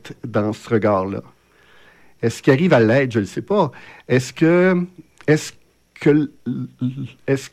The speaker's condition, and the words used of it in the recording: Stuttering. Et je pense que j'aime d'autant ces subtilités-là que lorsque moi je parle, souvent, j'y arrive pas.